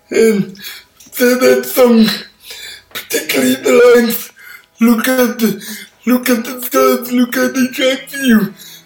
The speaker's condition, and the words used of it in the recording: Cerebral palsy. I find people are nervous about asking you to repeat yourself.